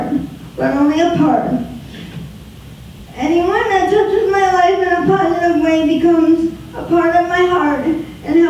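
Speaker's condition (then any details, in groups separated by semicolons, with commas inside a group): Spastic quadriplegic cerebral palsy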